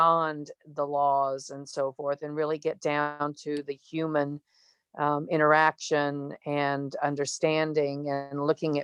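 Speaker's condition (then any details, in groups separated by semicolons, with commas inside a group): No condition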